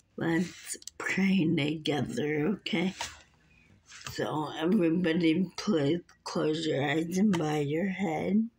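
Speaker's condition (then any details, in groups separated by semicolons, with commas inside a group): Muscular dystrophy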